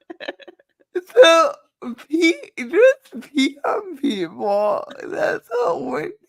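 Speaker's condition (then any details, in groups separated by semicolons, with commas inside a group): Cerebral palsy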